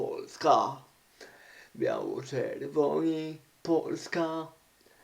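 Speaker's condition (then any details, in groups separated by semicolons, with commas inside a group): Cerebral palsy; uses wheelchair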